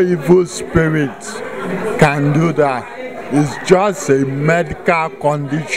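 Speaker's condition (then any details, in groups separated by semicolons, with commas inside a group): Cerebral palsy; affects movement and muscle tone; adult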